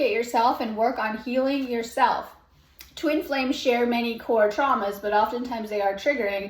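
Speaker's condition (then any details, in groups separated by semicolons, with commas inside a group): No condition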